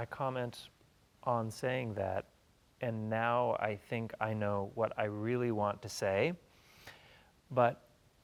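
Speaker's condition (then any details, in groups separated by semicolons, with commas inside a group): No condition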